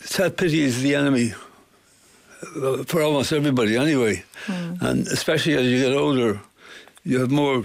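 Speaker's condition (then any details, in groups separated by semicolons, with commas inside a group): Parkinson's; about fifteen years since onset, hands worst affected, almost lost use of fingers; fingertips feel dead, typing and texting very hard, can still just about play piano; voice ties up sometimes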